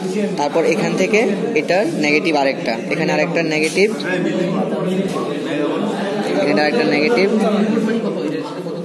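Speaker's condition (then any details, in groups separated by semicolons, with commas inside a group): No condition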